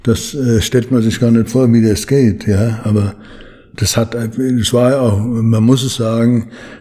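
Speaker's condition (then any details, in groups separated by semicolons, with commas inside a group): Parkinson's disease; limits daily routine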